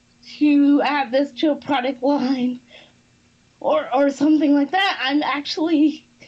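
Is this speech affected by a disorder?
Yes: cerebral palsy.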